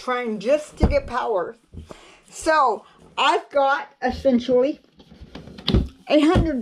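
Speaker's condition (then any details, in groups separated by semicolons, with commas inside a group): Cerebral palsy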